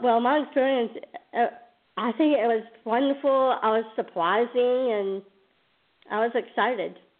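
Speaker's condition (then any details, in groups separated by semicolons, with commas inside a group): Down syndrome; present from birth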